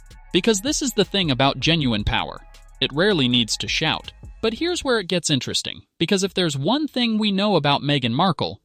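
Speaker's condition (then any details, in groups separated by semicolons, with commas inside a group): No condition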